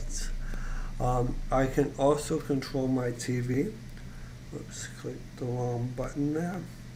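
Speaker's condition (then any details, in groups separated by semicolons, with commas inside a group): ALS; voice still fairly strong, voice banked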